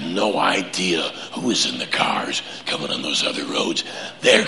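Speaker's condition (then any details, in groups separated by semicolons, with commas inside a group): Laryngeal cancer; no spread on MRI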